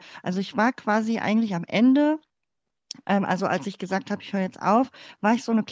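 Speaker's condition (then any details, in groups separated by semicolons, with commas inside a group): Cleft palate; congenital, born in former GDR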